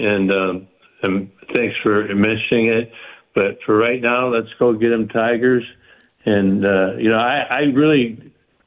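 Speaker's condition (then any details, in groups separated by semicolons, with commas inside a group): Parkinson's; stays active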